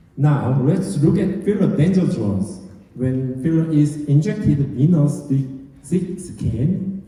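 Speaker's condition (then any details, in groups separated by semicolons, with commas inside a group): No condition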